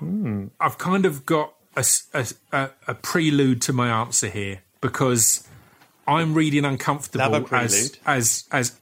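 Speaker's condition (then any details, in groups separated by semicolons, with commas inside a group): Stammer; childhood speech therapy, withdrawn by parents as teaching implied needing fixing; repeated sounds, repeated words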